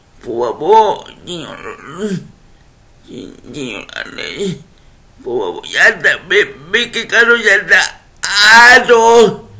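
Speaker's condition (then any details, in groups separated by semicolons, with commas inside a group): Cerebral palsy; present from birth, wheelchair user; speech affected by condition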